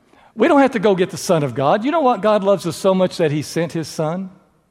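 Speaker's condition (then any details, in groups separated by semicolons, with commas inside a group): No condition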